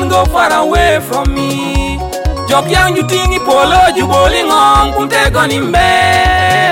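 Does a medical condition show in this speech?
No.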